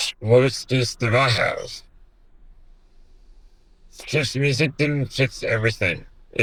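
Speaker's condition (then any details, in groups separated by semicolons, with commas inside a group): Duchenne muscular dystrophy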